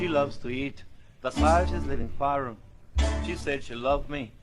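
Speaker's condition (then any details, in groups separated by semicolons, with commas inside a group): No condition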